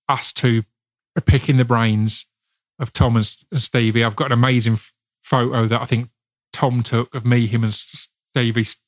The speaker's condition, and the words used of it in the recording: Stuttering. So I need to put in a bit of extra work to make sure I'm knowing when I'm going to breathe and I'm going to make sure I'm not going to stammer.